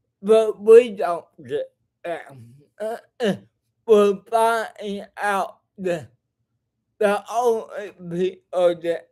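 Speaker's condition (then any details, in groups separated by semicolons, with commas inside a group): Cerebral palsy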